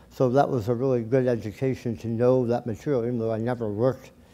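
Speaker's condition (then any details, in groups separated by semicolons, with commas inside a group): Tongue cancer surgery; speech slightly off, permanently changed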